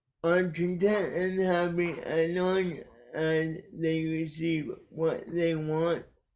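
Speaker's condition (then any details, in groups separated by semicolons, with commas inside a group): Cerebral palsy; caused by brainstem aneurysm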